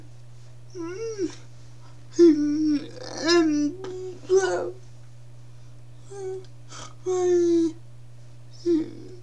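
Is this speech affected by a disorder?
Yes: cerebral palsy.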